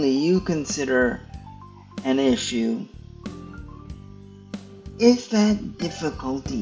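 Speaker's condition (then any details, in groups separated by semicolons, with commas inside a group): Cerebral palsy; stiff muscles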